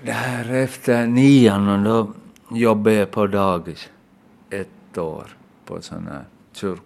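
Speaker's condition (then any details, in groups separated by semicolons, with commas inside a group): Aphasia after brain injury; memory gaps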